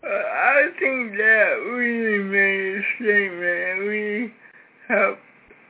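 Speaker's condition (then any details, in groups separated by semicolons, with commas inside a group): Cerebral palsy; severe cerebral palsy from birth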